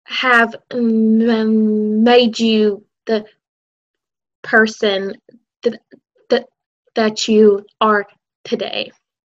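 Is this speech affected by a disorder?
Yes: stuttering; childhood onset, school speech therapy since learning to talk, Lamar University clinic therapy from senior year, age 19; adult, still stutters; stutters openly; here repeated sounds, repeated words, prolonged sounds, blocks.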